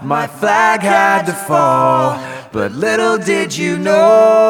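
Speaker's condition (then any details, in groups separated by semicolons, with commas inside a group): No condition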